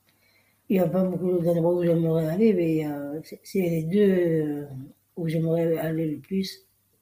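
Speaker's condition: Down syndrome; congenital

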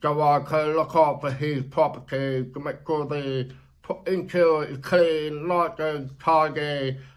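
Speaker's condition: Deafness, born deaf; very clear per host, sounds like late-deafened speaker, captions offered in case unclear

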